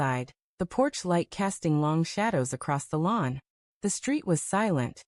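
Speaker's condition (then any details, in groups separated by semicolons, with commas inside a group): No condition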